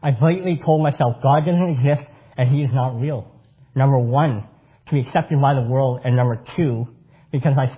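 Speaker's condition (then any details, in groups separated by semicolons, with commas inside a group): Cleft palate; congenital cleft palate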